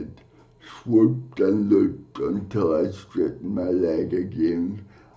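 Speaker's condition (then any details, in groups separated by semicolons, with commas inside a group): Cerebral palsy; from birth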